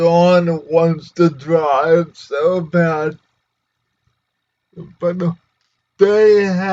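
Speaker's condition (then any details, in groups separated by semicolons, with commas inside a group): Cerebral palsy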